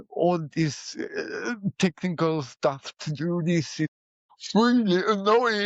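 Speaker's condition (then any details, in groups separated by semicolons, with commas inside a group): Cerebral palsy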